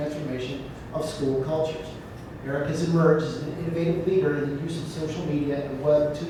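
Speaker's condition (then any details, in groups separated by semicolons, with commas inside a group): No condition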